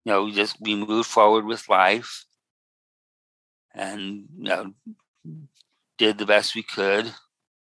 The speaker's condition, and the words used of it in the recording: Aphasia. I have expressive aphasia because this is the second time I've had a stroke.